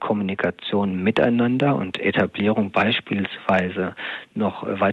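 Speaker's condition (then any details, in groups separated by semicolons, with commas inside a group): No condition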